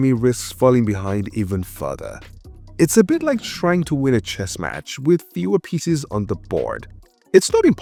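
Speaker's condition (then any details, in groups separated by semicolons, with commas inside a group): No condition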